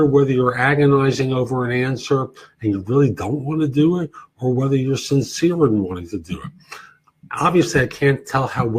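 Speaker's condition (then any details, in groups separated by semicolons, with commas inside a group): No condition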